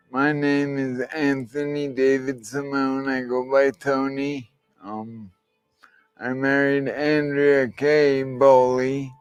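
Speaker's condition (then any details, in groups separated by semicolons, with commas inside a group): Traumatic brain injury; hit head despite helmet, immediate coma; injury about 10 years ago, still recovering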